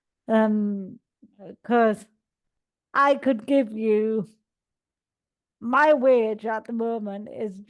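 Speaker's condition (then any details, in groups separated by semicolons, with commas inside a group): Cerebral palsy; all four limbs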